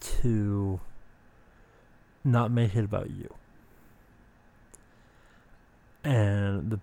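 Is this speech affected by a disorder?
Yes: speech impediment.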